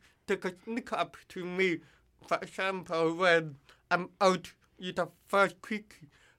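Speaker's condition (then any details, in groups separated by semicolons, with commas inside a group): Deafness; needs others' feedback on loudness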